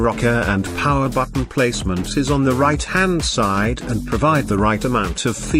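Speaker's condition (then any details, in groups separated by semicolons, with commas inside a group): No condition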